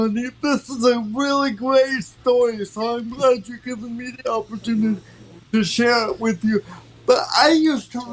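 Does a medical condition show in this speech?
Yes: cerebral palsy; from birth.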